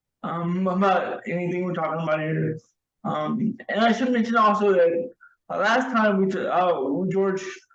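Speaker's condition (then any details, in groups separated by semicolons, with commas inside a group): Cerebral palsy; wheelchair user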